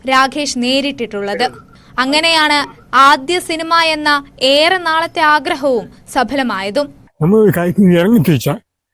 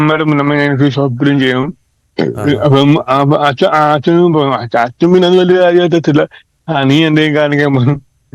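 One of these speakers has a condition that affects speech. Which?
The second: cerebral palsy; present from birth.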